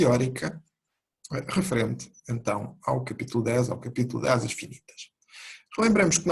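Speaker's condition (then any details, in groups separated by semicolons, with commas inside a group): No condition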